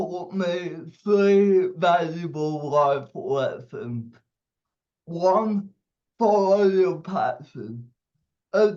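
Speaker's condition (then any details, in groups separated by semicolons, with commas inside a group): Cerebral palsy; fine motor skills severely limited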